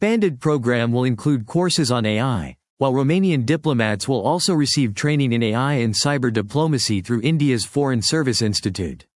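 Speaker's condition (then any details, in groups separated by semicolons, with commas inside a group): No condition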